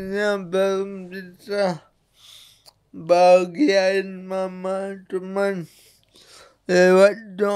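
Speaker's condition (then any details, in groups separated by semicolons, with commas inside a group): Cerebral palsy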